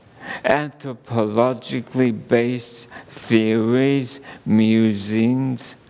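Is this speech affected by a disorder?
Yes: ALS; under neurologist care.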